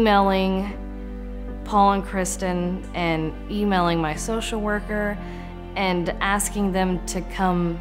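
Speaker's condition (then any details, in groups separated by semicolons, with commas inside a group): No condition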